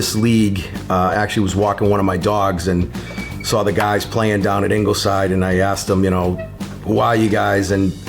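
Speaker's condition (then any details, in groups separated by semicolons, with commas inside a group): No condition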